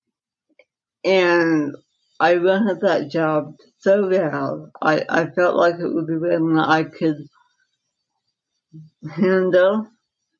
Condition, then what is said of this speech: Dystonia. And I have a slight speech impediment.